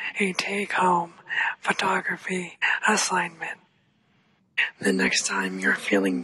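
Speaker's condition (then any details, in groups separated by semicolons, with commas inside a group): ALS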